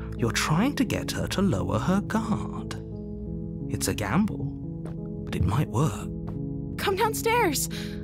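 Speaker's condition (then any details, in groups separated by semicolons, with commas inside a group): No condition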